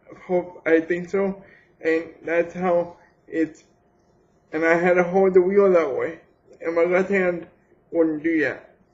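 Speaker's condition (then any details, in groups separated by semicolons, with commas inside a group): Cerebral palsy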